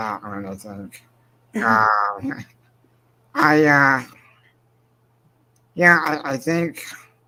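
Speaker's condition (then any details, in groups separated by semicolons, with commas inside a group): Spinal muscular atrophy; progressive, wheelchair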